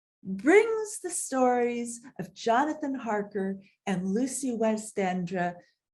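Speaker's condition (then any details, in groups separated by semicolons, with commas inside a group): No condition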